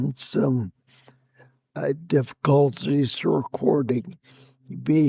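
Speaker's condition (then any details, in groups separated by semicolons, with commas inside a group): Spinocerebellar ataxia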